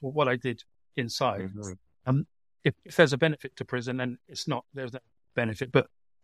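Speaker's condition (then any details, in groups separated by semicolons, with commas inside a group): Stammer; lifelong stammer; milder stammer than about six years ago; much heavier stammer about six years ago during trial, barrister advised not speaking in court; repeated sounds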